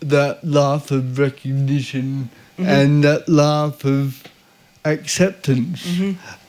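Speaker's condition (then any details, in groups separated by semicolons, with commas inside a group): Cerebral palsy; visible disability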